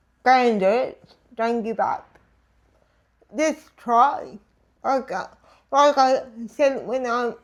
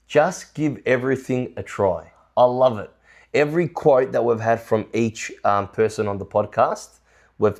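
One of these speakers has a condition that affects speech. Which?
The first: disability affecting speech; cerebral palsy from birth, affects body; about 46 years since birth; voice and speech affected, speech therapy from age one.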